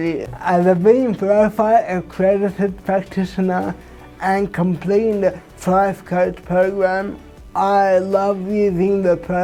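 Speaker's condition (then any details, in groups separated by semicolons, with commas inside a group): Cerebral palsy; from birth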